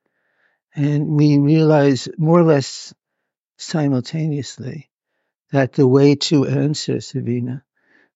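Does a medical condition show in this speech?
Yes: Parkinson's; hidden in early stages, now openly displayed; must move about during interview, reports not feeling very well.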